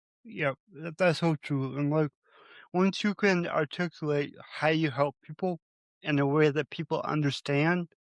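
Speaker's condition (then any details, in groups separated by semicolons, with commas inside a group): Cerebral palsy; lifelong; formerly severe stutter, now speaks publicly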